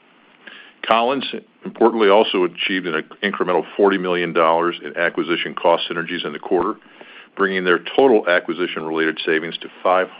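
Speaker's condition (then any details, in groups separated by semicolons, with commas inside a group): No condition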